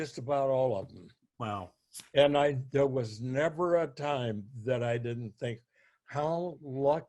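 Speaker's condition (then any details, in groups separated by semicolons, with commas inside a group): No condition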